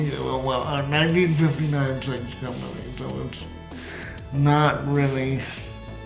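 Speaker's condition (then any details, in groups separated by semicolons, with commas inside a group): Cerebral palsy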